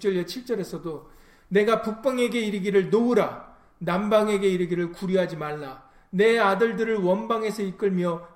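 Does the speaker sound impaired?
No.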